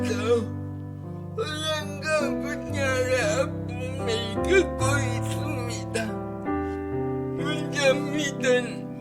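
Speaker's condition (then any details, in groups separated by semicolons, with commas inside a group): Brain lesion disability grade 1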